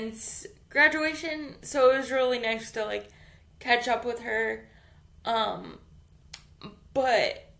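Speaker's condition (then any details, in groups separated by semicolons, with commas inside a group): Cerebral palsy; infant ventilator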